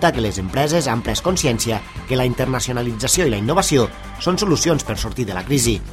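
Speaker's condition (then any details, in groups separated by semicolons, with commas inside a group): No condition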